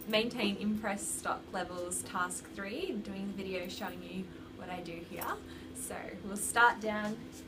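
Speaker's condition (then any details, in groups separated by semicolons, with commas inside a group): No condition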